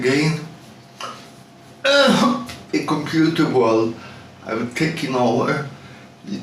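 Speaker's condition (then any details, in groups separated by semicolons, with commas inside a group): Cerebral palsy; speech impaired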